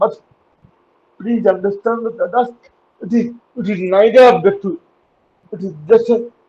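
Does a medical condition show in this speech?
Yes: cerebral palsy; uses wheelchair.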